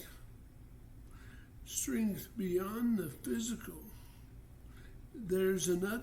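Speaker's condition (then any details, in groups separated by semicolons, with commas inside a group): Parkinson's disease; stage 3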